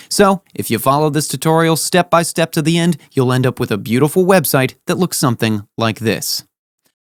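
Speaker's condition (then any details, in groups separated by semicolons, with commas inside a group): No condition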